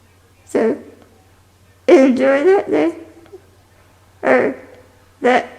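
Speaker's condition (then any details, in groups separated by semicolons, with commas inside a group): Spinal muscular atrophy type 2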